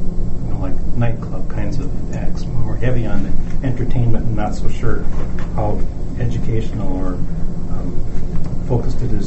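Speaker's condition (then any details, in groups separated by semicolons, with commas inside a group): No condition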